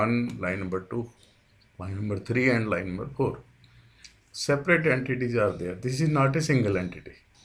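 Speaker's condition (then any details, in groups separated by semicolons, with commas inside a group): No condition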